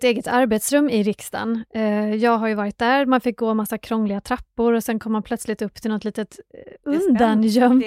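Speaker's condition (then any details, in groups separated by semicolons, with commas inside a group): No condition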